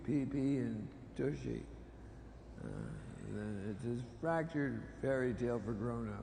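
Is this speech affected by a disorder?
Yes: Parkinson's disease; diagnosed 20 years ago.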